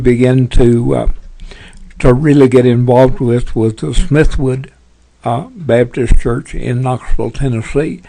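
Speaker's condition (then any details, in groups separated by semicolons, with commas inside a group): Parkinson's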